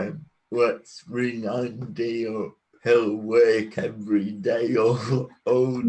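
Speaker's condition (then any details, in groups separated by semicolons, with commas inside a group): Cerebral palsy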